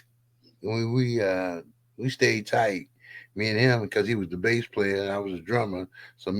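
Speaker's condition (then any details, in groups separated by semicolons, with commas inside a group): No condition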